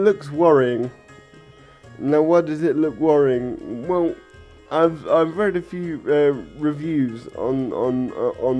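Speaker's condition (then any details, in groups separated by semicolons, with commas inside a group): Cerebral palsy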